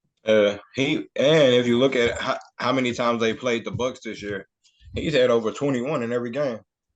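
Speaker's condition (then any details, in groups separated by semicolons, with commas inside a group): No condition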